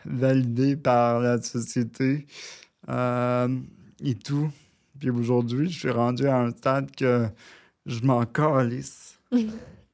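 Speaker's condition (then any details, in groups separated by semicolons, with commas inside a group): Cerebral palsy, near quadriplegia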